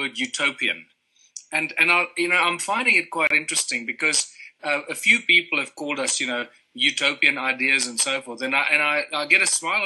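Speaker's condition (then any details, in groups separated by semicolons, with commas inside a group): No condition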